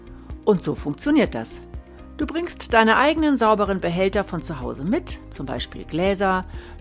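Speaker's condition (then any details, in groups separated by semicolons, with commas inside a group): No condition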